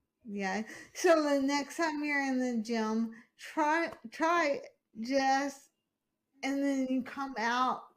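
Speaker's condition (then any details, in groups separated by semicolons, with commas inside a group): Hemiplegic cerebral palsy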